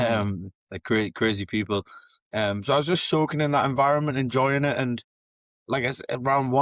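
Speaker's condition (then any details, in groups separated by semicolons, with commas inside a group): No condition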